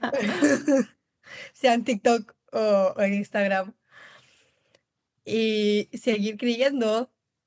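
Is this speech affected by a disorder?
Yes: Down syndrome; congenital, since birth.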